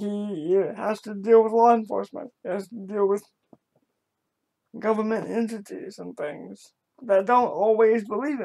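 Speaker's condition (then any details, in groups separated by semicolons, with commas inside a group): Cerebral palsy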